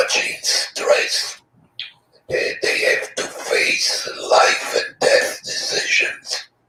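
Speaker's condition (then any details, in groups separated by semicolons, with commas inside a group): Laryngectomy after head and neck cancer; laryngectomy for head and neck cancer; after laryngectomy unable to speak or swallow well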